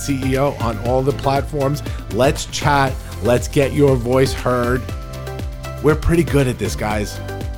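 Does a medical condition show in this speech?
No.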